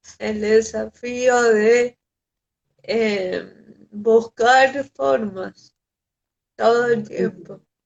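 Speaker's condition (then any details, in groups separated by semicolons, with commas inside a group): Cerebral palsy; respiratory arrest at birth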